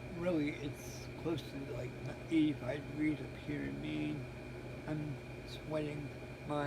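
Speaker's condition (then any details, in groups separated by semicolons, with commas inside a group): Cerebral palsy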